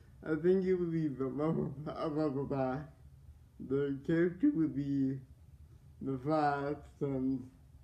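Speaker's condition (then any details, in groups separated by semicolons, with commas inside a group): Cerebral palsy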